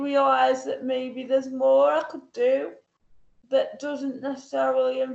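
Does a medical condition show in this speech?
Yes: cerebral palsy; full-time wheelchair user.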